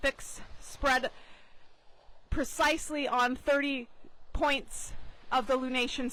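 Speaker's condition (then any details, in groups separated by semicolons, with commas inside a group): No condition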